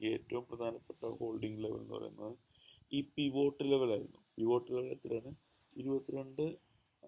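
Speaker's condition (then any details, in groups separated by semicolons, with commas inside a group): No condition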